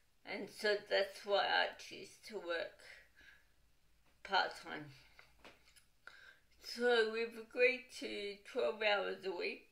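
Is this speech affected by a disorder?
Yes: cerebral palsy, dystonic; lack of oxygen at birth, limited body use, wheelchair.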